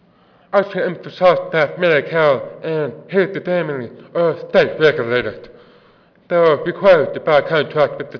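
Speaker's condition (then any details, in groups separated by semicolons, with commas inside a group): Deafness; works with interpreters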